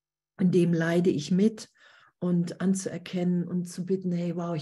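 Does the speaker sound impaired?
No.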